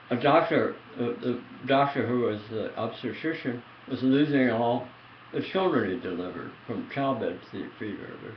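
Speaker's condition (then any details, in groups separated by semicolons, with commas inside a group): Tongue cancer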